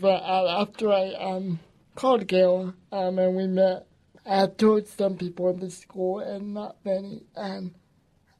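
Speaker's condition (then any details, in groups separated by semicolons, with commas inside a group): Cerebral palsy; wheelchair user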